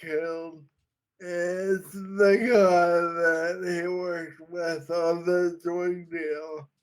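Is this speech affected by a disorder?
Yes: Friedreich's ataxia.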